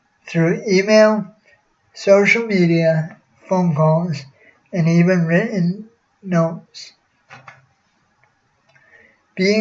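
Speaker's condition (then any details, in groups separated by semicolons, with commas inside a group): Cerebral palsy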